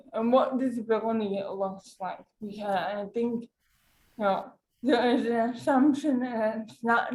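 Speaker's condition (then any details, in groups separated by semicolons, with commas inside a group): Cerebral palsy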